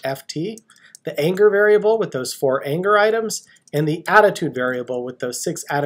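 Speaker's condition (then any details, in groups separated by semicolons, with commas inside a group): No condition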